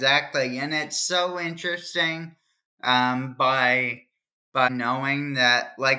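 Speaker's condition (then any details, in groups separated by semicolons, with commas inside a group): Cerebral palsy; trouble remembering multiple tasks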